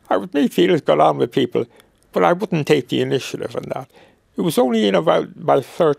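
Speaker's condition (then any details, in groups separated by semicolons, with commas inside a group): Motor neuron disease; wheelchair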